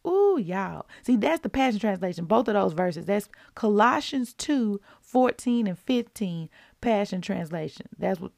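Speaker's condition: No condition

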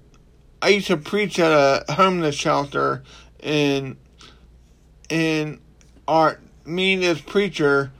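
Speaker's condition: Cerebral palsy; ongoing, not healed

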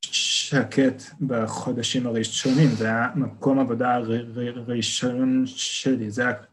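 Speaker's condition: Stuttering; stuttering since young age, previously much more covert; speech blocks, plans words ahead and skips words under stress; prolonged sounds

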